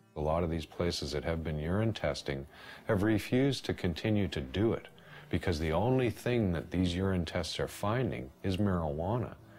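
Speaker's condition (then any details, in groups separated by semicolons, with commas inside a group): No condition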